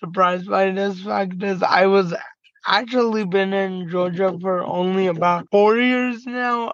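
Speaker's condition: Cerebral palsy, mild

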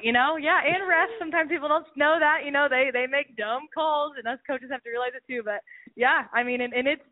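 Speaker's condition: No condition

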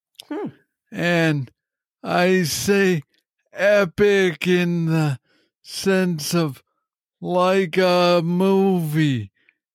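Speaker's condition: Parkinson's disease; young onset

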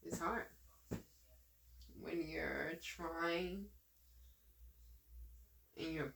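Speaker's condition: Dysarthria; dysarthria ongoing, hoping it resolves; voice affected

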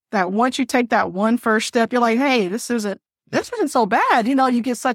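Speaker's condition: No condition

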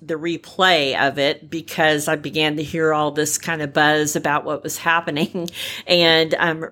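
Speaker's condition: Repaired cleft palate, cleft palate without cleft lip; congenital cleft, roof of mouth only, single repair by plastic surgeon at about 9 months; only one surgery lifetime, repair looks excellent to examining doctors and dentists; uses voice for radio hosting, singing and public speaking

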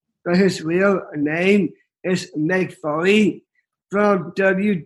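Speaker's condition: Down syndrome

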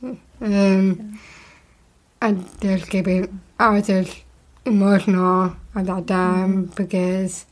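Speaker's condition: Down syndrome; speech therapy when young, speech therapist miss leah

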